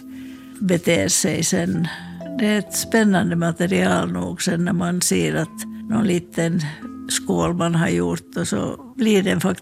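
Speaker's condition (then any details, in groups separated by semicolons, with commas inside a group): Parkinson's disease; very clumsy fumbling hands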